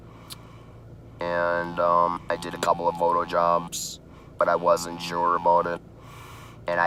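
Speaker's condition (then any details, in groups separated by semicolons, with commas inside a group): Laryngeal cancer laryngectomy, electrolarynx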